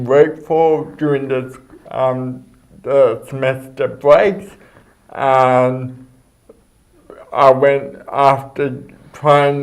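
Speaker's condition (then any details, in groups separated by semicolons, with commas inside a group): Cerebral palsy; speech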